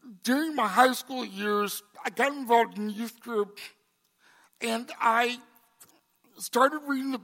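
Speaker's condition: Cerebral palsy; congenital

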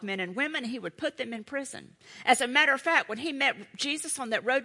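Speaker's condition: No condition

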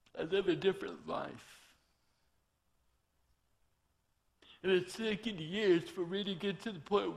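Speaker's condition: Torsion dystonia; mild fibular cerebral palsy from birth, rare torsion dystonia

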